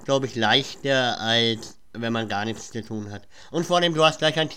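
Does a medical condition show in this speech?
Yes: cleft palate; cleft palate present since childhood, speech impediment.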